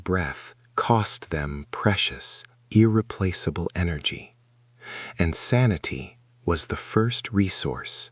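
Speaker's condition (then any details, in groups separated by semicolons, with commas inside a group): No condition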